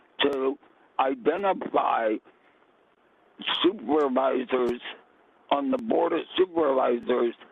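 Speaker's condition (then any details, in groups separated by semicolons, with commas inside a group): Vocal cord cancer; difficulty speaking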